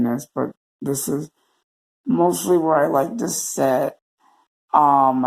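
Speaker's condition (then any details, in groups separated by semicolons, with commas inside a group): Cerebral palsy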